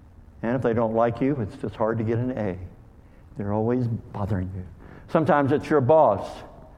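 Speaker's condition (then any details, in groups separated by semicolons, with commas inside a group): Cleft lip and palate; called hair lip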